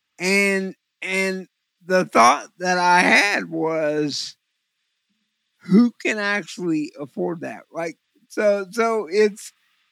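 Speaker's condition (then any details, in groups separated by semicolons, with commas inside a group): Cerebral palsy; eyes weird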